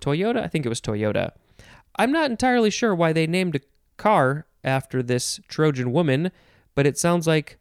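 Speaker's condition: No condition

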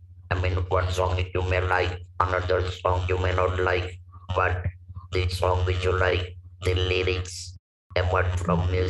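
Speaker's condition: Laryngectomy for vocal cord cancer; wrote 3 months

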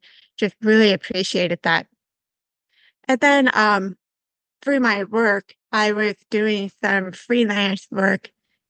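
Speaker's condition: Severe to profound hearing loss; congenital, diagnosed in England, hearing aids from 11 months, cochlear implant one side; learned to listen and speak through early intervention in England

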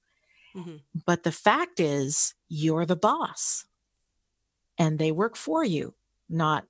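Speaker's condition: No condition

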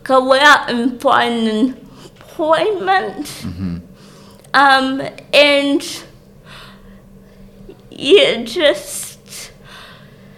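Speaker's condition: Cerebral palsy; born with cerebral palsy, damage to brain area controlling muscle and movement, childhood physiotherapy and speech therapy, stopped at intermediate; speech obviously affected

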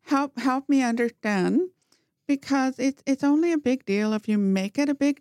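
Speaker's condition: Profound hearing loss, congenital, bilateral; used captioning and FM receiver in law school

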